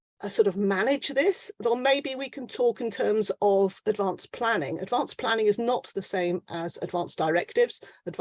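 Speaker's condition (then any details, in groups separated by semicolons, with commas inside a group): No condition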